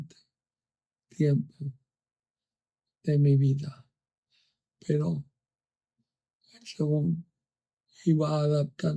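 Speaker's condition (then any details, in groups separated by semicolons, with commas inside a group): ALS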